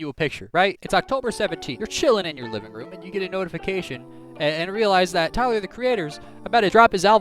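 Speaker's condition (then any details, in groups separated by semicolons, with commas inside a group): No condition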